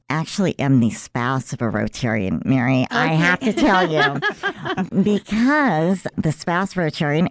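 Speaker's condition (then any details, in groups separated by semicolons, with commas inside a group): Cleft lip and palate; present since birth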